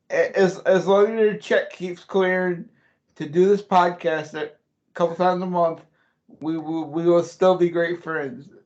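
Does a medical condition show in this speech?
Yes: cerebral palsy; voice goes up and down.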